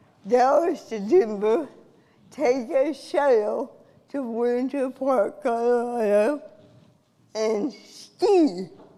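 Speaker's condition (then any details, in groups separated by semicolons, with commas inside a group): Cerebral palsy; from birth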